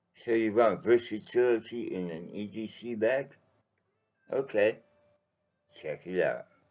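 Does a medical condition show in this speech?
Yes: mouth cancer; needs water constantly.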